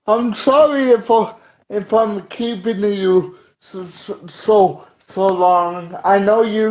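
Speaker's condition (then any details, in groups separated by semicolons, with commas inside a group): Cerebral palsy; uses wheelchair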